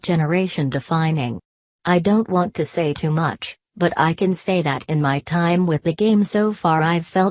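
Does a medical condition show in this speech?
No.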